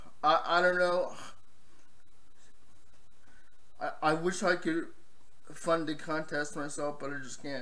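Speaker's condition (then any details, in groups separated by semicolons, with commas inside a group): Cerebral palsy, spastic diplegia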